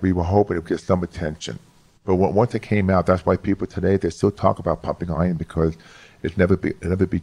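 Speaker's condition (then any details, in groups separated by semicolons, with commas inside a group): Hearing loss; lost about 75% of hearing close to birth, severe childhood speech impediment, left ear surgery; about 5 years since ear surgery, no hearing aid in left ear now; formerly severe monotone speech, inflection improved by studying phonetics, New York accent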